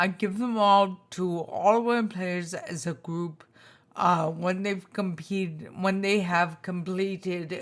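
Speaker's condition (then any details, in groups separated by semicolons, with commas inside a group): Spinocerebellar ataxia type 2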